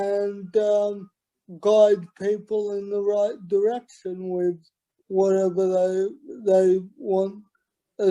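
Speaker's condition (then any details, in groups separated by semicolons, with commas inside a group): Cerebral palsy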